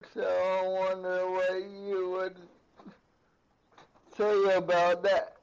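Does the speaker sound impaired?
Yes: cerebral palsy.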